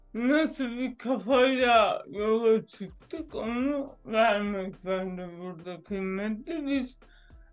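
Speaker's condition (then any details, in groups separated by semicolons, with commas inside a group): Cerebral palsy; some body parts act involuntarily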